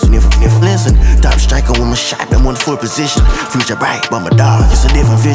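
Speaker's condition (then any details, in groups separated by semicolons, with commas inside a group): No condition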